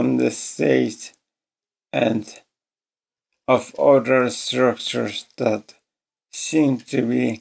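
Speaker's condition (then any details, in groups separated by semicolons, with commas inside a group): ALS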